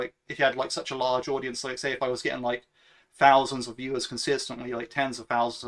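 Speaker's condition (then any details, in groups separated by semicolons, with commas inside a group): No condition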